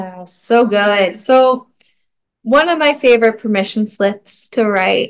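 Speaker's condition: No condition

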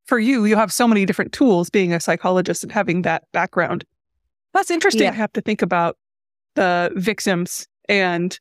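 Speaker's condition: No condition

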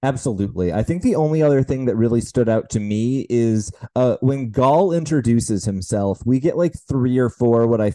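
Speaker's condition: No condition

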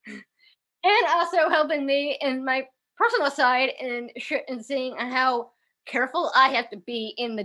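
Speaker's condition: Down syndrome; developmental disability

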